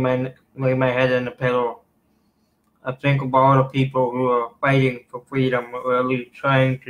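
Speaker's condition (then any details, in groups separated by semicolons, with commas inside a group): Cerebral palsy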